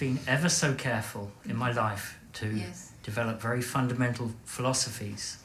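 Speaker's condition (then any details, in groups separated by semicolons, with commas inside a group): No condition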